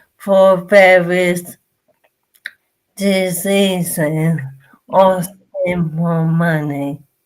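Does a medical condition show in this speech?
Yes: motor neurone disease.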